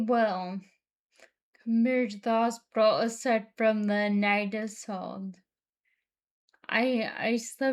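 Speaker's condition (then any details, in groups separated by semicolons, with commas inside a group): Friedreich's ataxia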